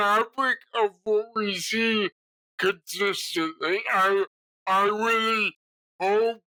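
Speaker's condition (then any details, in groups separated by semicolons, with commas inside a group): Cerebral palsy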